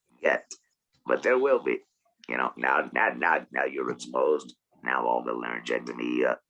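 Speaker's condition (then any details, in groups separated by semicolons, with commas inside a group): Laryngectomy, oesophageal; total laryngectomy and glossectomy, adenoid cystic carcinoma, hyoid removed; esophageal speech when without usual speech device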